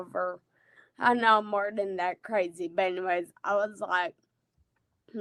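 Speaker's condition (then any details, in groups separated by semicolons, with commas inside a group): Friedreich's ataxia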